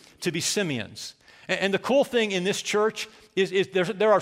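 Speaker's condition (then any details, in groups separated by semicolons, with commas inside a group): No condition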